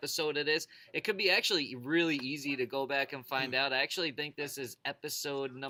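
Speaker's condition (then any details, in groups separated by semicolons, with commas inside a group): No condition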